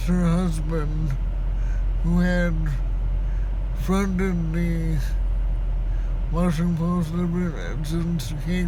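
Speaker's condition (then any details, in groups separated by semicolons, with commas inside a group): Cerebral palsy, spastic, severe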